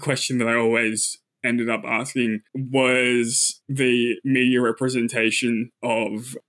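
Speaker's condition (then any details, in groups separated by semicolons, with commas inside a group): Stammering; stammering and ums, edits them out of podcast recordings, dislikes own voice; prolonged sounds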